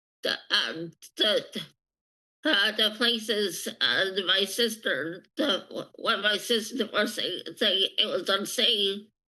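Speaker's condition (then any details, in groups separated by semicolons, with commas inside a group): Speech impairment; needs extra time to speak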